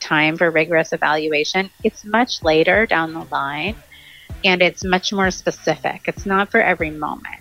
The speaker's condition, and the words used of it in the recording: No condition.